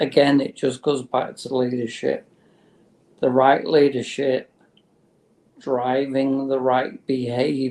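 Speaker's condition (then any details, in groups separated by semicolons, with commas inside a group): Motor neurone disease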